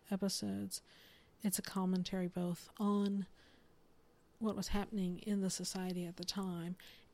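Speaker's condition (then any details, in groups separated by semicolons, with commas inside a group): No condition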